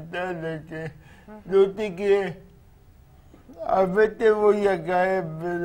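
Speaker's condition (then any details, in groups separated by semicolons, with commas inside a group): Cerebral palsy; cerebral palsy from birth, delivery injury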